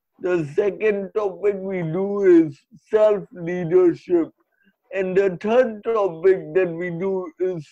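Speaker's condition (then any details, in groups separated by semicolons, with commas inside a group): Cerebral palsy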